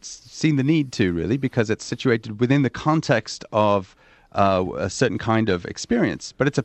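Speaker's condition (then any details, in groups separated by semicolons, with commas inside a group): No condition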